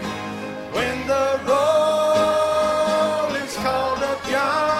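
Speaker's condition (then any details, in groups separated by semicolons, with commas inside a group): No condition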